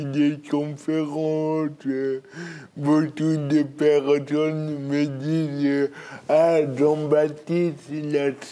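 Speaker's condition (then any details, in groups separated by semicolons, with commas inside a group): Cerebral palsy; birth injury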